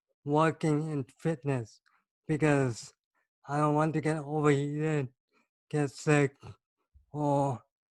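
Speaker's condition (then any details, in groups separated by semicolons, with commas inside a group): Cerebral palsy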